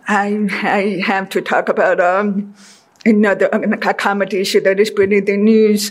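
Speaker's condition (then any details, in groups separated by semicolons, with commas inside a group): Deafness; deaf since childhood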